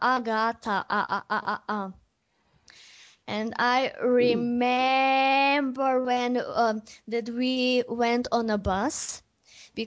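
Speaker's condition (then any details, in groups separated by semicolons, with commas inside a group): Stuttering; onset at age 4, voice changed suddenly about half year before onset, speech therapy three times without change; stutters for over 20 years, still stutters; stuttering with repeated phrases and part-words, self-corrections; repeated sounds, prolonged sounds, blocks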